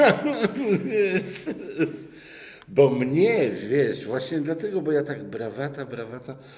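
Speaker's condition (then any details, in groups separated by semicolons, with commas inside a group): No condition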